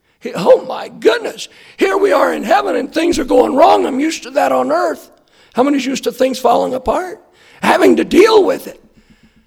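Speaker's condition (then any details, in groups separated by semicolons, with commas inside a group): Hoarseness after vocal cord surgery; hard to hear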